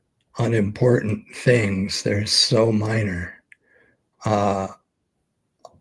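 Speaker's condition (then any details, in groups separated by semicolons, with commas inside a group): ALS; expects to lose voice very soon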